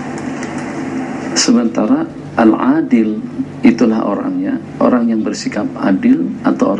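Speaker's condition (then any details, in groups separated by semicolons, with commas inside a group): No condition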